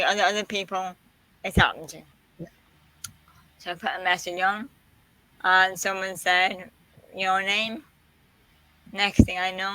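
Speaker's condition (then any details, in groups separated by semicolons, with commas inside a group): Quadriplegic cerebral palsy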